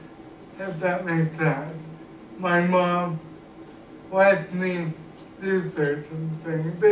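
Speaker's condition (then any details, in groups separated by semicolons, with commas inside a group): Cerebral palsy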